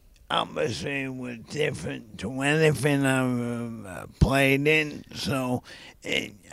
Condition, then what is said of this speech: ALS (motor neuron disease). Probably like twice as much energy you're trying to speak.